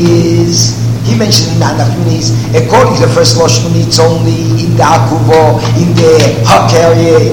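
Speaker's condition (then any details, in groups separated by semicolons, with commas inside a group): No condition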